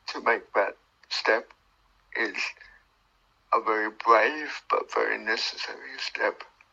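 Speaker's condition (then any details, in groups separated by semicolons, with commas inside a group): Cerebral palsy; born two months premature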